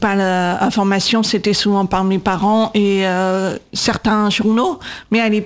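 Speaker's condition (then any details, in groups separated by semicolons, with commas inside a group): Deafness from birth, profound sensorineural deafness, congenital CMV, severe; speaks on air with own voice, live transcription by Céline Ripoll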